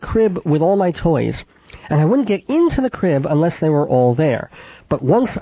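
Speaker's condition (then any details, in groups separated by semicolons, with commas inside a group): Cleft palate with lisp, mild; congenital cleft palate and cleft lip, could not nurse, infant operations, braces 10 years, therapy with Mrs. Adler; age 39, about 39 years since infant operations; mild residual lisp, sibilant s, voice not especially nasal, childhood consonants formed via sinuses, back of throat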